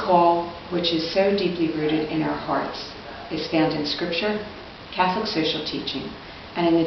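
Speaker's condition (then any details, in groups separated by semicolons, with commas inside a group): No condition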